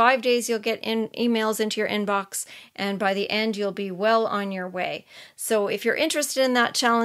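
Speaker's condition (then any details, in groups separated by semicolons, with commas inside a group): No condition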